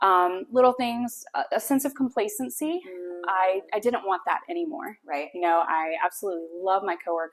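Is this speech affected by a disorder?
No.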